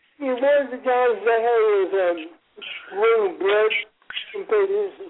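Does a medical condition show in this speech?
Yes: cerebral palsy; congenital, umbilical cord around neck, resuscitated in ICU, hands affected, writing difficulty, childhood therapy thrice weekly; speech impairment named as a challenge.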